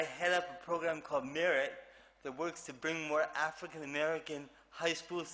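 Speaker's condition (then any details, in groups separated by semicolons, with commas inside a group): Cerebral palsy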